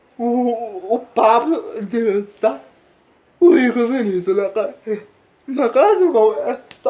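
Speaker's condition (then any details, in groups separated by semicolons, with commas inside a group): Cerebral palsy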